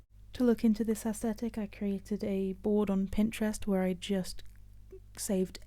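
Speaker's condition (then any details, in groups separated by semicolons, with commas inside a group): No condition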